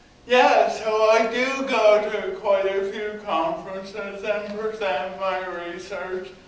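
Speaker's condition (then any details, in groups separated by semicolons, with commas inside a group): Cerebral palsy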